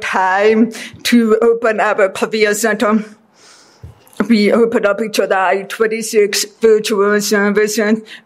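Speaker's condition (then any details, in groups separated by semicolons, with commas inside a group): Deafness; deaf since childhood, teachers asked not to talk facing blackboard; speech therapy with Mindy Kobomis most of life, learning to talk, hear, pronounce words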